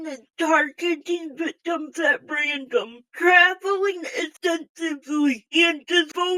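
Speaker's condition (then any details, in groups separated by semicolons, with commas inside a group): Physical speech impairment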